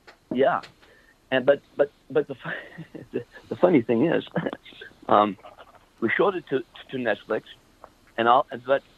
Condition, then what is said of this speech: Stuttering. Now, the reason I even brought that up is because you've pretty much got command of it.